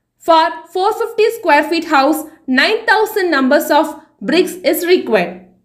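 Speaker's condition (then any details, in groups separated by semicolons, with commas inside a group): No condition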